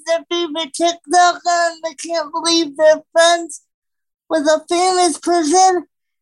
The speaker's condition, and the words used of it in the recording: Cerebral palsy. Which meant I was losing oxygen, and that comes to play with some of my speech difficulty is because of the loss of oxygen.